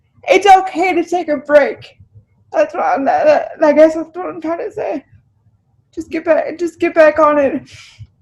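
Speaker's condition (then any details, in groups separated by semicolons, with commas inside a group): Cerebral palsy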